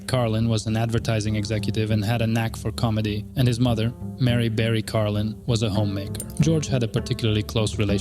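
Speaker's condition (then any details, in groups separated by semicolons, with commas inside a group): No condition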